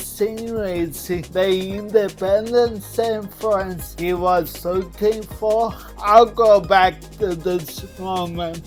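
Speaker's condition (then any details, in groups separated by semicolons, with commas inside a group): Cerebral palsy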